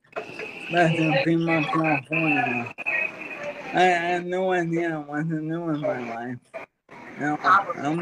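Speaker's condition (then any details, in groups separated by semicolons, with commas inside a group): ALS; young onset, first symptoms around 18 or 19, weakness in hands and legs, diagnosed at 21 via neurologist and local ALS clinic; over 11 years since diagnosis, slow progression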